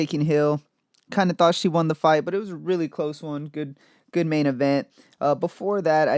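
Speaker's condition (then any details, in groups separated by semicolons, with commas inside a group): No condition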